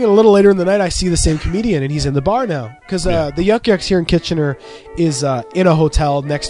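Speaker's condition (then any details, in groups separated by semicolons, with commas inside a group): No condition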